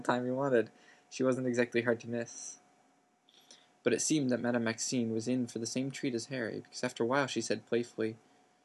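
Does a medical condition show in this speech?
No.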